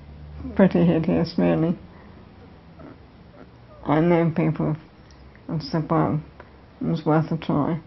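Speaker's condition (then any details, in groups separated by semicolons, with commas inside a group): Multiple sclerosis; jaw ache, drooling when painting with mouth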